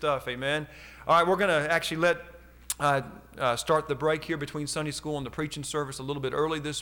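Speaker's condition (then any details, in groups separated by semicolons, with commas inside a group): No condition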